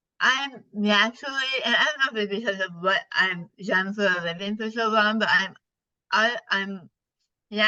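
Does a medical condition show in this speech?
Yes: partial glossectomy for tongue cancer.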